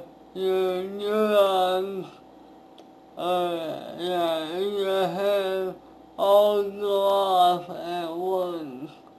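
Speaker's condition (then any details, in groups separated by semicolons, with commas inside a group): Speech impairment after birth surgery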